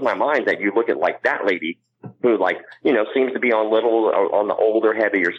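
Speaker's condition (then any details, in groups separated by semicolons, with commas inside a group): Cleft palate; congenital cleft palate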